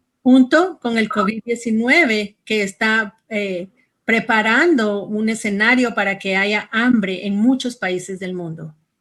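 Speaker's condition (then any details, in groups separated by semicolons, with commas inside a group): No condition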